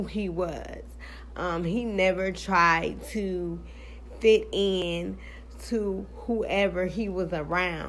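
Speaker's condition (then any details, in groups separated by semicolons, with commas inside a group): Cerebral palsy, spastic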